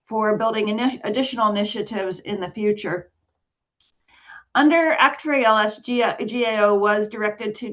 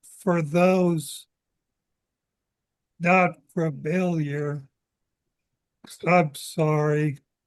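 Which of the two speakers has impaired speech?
The second: ALS; seventh year of disease.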